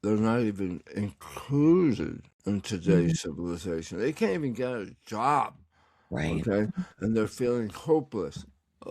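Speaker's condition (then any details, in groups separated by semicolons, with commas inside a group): Tongue cancer; partial tongue removal, tongue paralyzed by tumor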